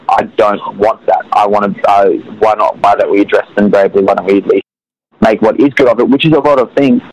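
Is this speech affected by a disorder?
No.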